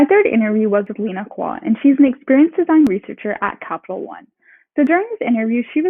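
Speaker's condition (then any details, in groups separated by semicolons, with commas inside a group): No condition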